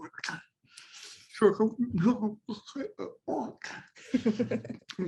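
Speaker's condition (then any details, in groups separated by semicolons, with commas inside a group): Vocal dystonia; spasmodic dysphonia, dystonia, also affects hand muscles; sudden onset, many years; voice breaks, spasms, throat tightness, hoarseness, hard to understand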